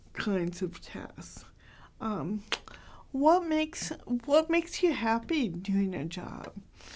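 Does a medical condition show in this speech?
Yes: cerebral palsy, mild; hard to understand.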